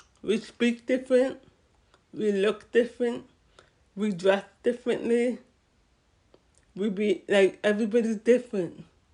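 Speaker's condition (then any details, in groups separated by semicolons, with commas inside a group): Cerebral palsy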